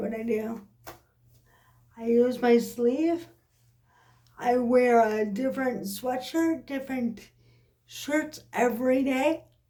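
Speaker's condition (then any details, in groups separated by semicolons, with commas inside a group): Cerebral palsy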